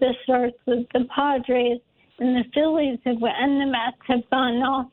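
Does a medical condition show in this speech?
Yes: ALS; diagnosed a while back.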